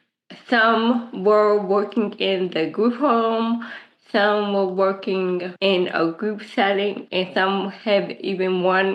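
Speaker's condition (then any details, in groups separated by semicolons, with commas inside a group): Cerebral palsy; present since birth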